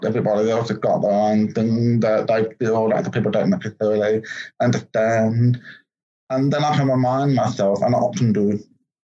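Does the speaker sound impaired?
Yes: profound deafness; congenital, born deaf.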